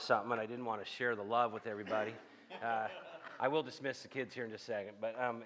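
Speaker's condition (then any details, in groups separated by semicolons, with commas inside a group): No condition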